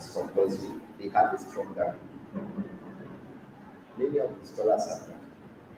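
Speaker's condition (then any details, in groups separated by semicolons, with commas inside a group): No condition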